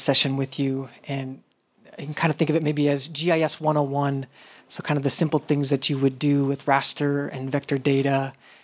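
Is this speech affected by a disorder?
No.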